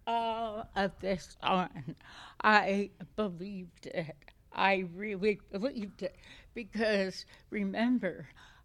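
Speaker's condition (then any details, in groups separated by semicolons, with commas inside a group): Essential tremor; essential tremor affecting voice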